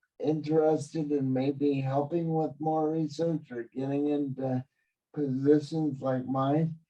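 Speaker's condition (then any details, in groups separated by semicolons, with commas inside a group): Cerebral palsy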